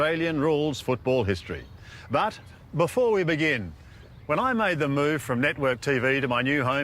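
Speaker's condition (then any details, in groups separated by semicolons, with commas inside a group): No condition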